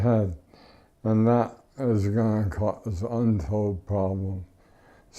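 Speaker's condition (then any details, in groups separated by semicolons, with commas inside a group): ALS; power wheelchair, no tracheostomy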